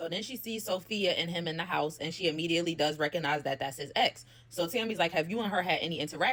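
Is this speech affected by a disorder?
No.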